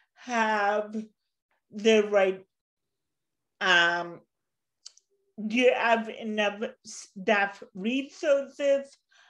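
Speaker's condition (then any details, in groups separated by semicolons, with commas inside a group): Cerebral palsy; since birth, walks with walker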